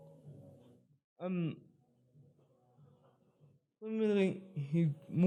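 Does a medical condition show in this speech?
Yes: spastic cerebral palsy.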